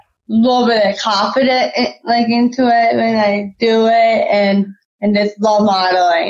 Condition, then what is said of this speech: Down syndrome. But yeah, it was just wonderful to hear her speak and so happy, like, and smiling all the time.